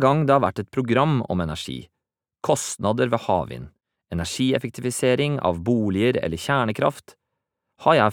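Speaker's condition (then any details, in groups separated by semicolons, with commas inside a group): No condition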